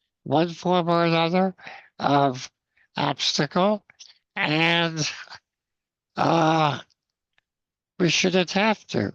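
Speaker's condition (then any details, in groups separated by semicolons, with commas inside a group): Spinal muscular atrophy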